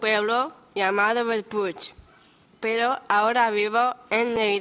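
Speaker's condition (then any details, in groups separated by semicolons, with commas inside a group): Down syndrome; genetic, extra chromosome 21 material, intellectual disability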